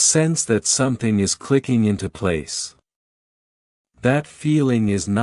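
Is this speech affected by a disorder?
No.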